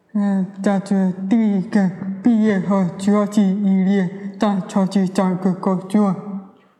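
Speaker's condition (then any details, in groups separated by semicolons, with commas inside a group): Hearing impairment; wears hearing aid, hears car horns and ambulance sirens with hearing aid; speech not very clear, others may not understand her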